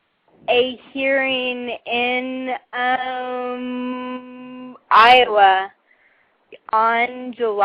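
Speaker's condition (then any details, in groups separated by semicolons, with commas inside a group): Cerebral palsy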